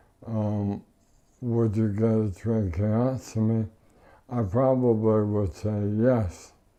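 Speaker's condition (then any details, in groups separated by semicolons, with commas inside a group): ALS; tracheotomy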